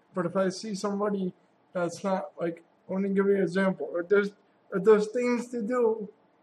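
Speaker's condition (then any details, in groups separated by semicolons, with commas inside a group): Cerebral palsy; has had surgery; ongoing physical therapy, pain, not expected to improve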